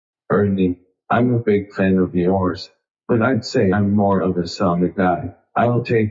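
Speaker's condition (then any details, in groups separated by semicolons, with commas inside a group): ALS, speech-generating device; diagnosed a few years after post-Katrina punt block; about a decade living with ALS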